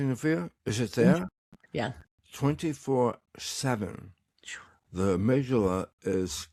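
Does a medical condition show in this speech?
Yes: tongue cancer; recovering, tongue exercises.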